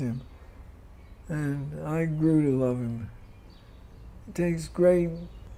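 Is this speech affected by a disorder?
Yes: Parkinson's disease.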